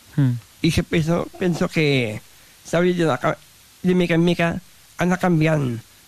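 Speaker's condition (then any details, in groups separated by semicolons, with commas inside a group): Down syndrome; describes self as very talkative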